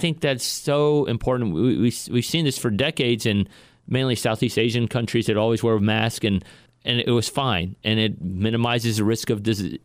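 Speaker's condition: No condition

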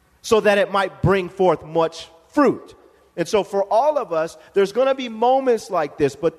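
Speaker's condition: No condition

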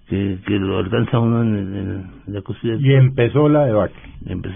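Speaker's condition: Parkinson's disease; stooped posture at times, loss of strength, walking, running and tennis prescribed by neurologist; under neurologist care, seen last week; voice sometimes trembles, sometimes not understood at all

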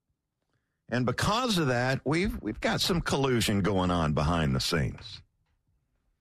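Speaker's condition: No condition

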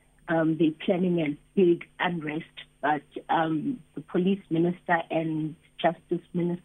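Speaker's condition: No condition

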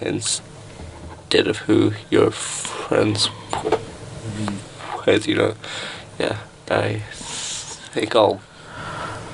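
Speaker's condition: Stutter; audible stutter on radio, repeated words and phrases, apologizes for stutter; talking slowly usually helps, no stutter in put-on joker voice with different inflection; prolonged sounds

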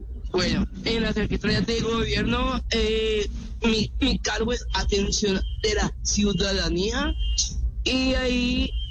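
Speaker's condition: Down syndrome; frequent word and phrase repetitions, fillers, hesitations, fragmented sentences

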